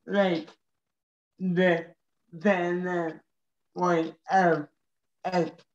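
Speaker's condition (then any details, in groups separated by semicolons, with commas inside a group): Cerebral palsy; wheelchair user; severe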